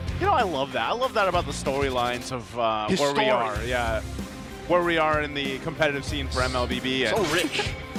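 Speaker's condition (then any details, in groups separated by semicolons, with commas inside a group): No condition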